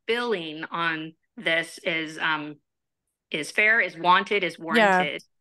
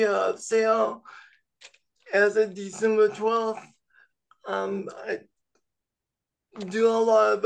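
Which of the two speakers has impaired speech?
The second: cerebral palsy; needs transfer help, bed-bound without supports.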